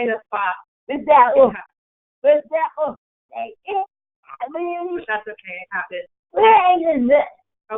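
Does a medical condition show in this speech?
Yes: cerebral palsy.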